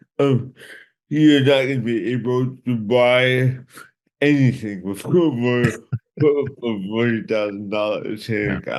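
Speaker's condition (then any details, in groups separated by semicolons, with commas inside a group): Cerebral palsy; from birth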